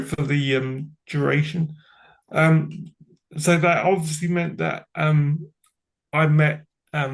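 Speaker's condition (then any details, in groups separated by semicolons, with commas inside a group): Cerebral palsy; from birth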